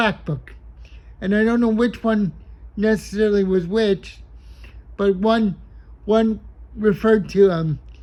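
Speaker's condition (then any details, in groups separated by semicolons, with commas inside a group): Cerebral palsy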